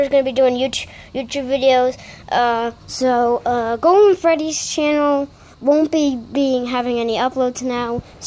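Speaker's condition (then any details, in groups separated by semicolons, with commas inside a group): No condition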